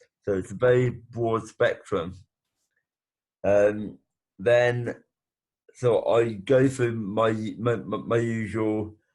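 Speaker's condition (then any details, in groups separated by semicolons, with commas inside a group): Brain bleed with facial paralysis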